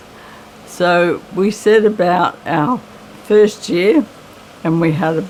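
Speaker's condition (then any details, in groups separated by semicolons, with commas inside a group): MND; voice slightly raspy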